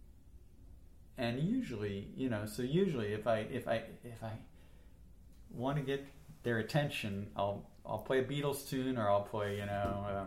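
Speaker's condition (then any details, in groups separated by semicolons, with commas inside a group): No condition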